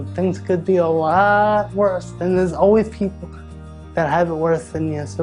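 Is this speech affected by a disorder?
Yes: cerebral palsy quadriplegia; all four limbs affected, premature birth, non-progressive, spasticity, wheelchair, childhood leg surgery; 27 years since diagnosis at birth, therapy from 3 months.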